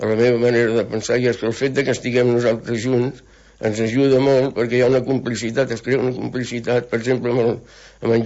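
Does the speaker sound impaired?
Yes: Parkinson's disease; brain stops making dopamine affecting psychomotor function, diagnosed 12 years ago; weekly table tennis program with CERT Tenis Taula and Àrea Bàsica de Salut.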